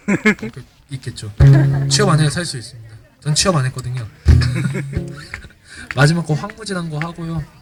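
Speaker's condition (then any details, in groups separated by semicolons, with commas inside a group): No condition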